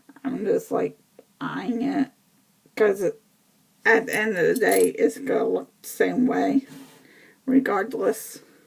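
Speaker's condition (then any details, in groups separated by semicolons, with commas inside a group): Cerebral palsy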